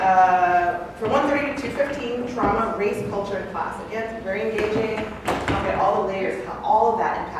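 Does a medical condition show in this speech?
No.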